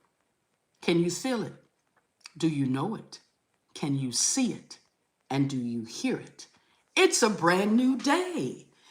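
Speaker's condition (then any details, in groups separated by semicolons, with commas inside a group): No condition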